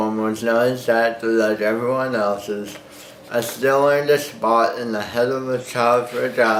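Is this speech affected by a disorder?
Yes: cerebral palsy; birth injury, skull fracture, Erb's palsy shoulders and arms, tremors; mild, seizure free seven years on medication, weekly therapies; slow speech, slight impediment, understandable, tongue botox ineffective.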